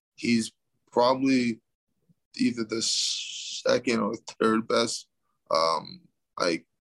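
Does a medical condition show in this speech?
Yes: stuttering; lifelong stutter, not caused by combat sports, father also stutters; commenters call speech slurred and mistake it for CTE; here prolonged sounds, blocks.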